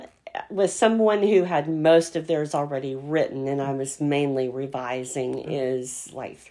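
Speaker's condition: Cleft palate; soft palate strengthening exercises from speech pathologist mother, no bony palate, speech learned differently

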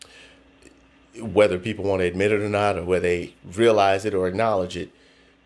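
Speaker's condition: No condition

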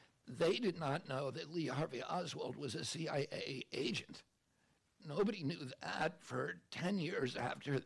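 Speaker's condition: Spasmodic dysphonia; rough shaky voice mistaken for crying, before surgery tight vocal cords blocked air, voice often failed completely

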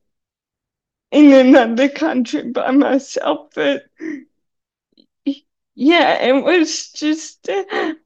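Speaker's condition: Cerebral palsy; needs hand to hold on steep stairs

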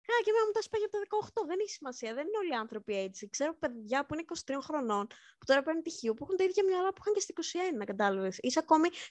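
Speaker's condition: No condition

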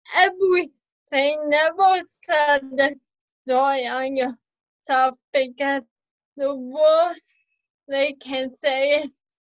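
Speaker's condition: Cerebral palsy, spastic quadriplegic, mild

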